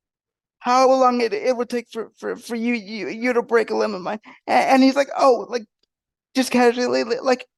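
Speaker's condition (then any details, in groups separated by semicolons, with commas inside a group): Cerebral palsy; wheelchair user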